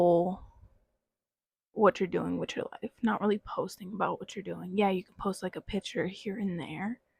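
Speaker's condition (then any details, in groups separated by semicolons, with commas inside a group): No condition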